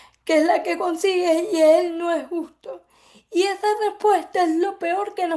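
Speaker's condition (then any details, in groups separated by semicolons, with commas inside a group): Cerebral palsy; from birth; affects speech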